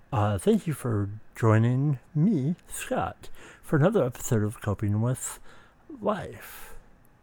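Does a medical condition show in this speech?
Yes: speech impediment.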